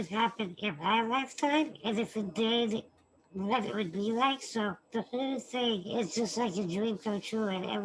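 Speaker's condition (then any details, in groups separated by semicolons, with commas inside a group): Spinal muscular atrophy type 2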